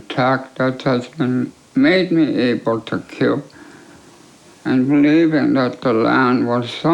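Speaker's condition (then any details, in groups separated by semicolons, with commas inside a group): ALS; affects swallowing and speech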